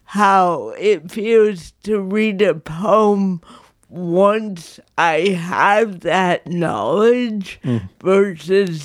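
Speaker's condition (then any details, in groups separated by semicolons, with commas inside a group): Cerebral palsy; not degenerative, lack of muscle control and spasticity, wears down with age, especially without yoga or exercise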